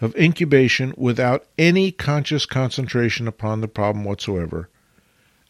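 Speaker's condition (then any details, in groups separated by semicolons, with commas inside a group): No condition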